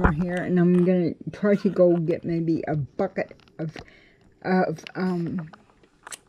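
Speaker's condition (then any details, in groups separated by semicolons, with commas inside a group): Cerebral palsy; affects standing and balance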